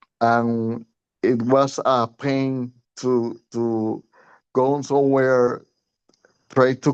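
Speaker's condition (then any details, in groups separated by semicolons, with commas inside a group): Cerebral palsy; since five months old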